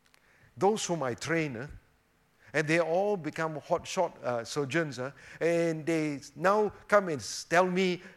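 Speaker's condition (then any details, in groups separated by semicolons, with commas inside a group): No condition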